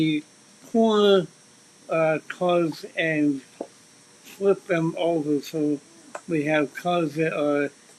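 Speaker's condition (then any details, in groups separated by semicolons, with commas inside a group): Cerebral palsy; since birth; speech impediment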